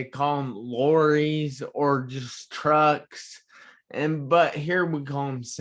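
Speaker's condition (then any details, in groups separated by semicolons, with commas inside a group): Traumatic brain injury; car accident at 17, tracheotomy, ventilator; about 20 years since injury, still recovering, initial coma; labored, a little slow, initially could not talk, talked over trach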